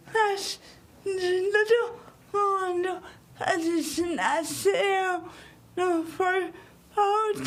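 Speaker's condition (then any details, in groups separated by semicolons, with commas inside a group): Cerebral palsy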